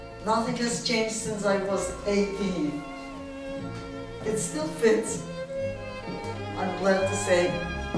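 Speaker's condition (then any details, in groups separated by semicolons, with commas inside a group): No condition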